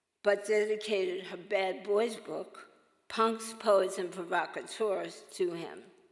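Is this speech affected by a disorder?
Yes: oral cancer survivor; survivor, several years since treatment.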